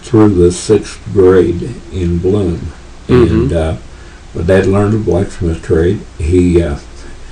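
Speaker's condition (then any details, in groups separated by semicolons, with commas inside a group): Parkinson's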